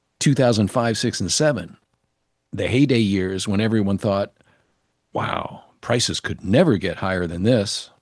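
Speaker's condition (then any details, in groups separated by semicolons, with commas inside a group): No condition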